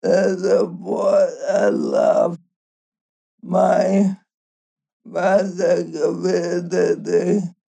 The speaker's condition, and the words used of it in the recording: ALS (motor neuron disease). So I'm going to just translate, if that's okay, just so we get that detail in.